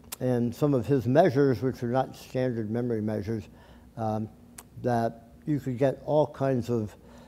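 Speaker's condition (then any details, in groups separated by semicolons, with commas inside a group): Tongue cancer surgery; tongue cancer, surgery and radiation; couple years speech therapy; speech slightly off, permanently changed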